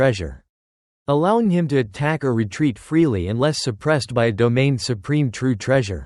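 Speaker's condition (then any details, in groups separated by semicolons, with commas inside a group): No condition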